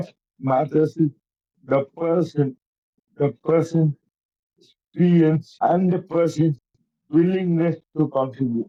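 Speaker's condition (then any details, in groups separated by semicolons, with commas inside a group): Cerebral palsy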